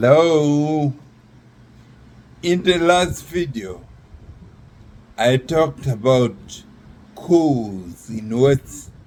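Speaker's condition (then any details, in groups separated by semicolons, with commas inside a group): Neurological disease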